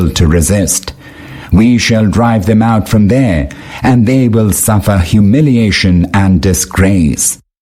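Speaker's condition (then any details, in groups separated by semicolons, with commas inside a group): No condition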